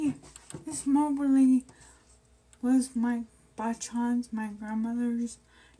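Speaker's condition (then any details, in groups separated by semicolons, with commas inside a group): Brain injury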